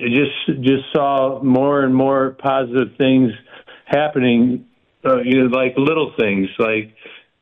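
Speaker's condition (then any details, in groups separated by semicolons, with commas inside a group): Parkinson's; stays active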